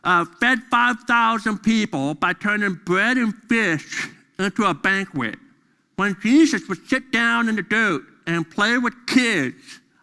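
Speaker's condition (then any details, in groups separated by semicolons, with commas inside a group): Deafness; deaf during school years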